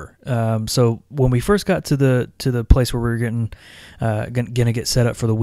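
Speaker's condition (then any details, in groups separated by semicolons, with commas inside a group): No condition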